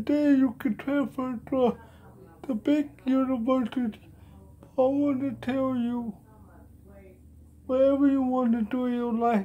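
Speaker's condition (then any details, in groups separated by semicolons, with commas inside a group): Cerebral palsy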